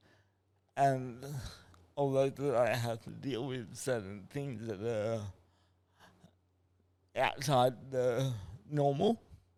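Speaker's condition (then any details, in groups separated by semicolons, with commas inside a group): Cerebral palsy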